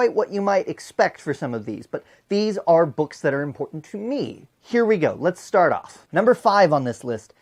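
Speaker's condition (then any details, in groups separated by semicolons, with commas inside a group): No condition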